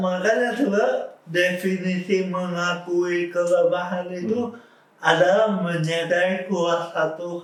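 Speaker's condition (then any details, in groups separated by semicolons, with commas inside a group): Cerebral palsy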